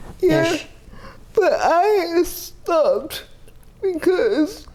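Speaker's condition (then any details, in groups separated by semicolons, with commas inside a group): Cerebral palsy, athetoid, severe; speech can be hard to understand, speech therapy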